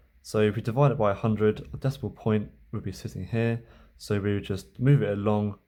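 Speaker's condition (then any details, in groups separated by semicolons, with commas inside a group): No condition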